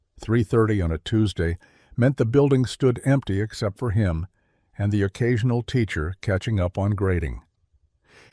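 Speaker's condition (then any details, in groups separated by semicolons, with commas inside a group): No condition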